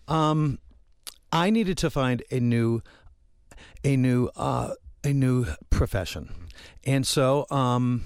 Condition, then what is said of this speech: Stuttering. I'm sure folks can tell I have a little stutter.